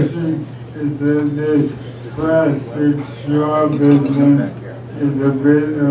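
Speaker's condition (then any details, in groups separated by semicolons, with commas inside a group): ALS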